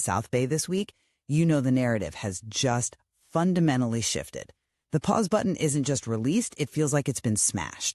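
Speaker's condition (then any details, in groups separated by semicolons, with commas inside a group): No condition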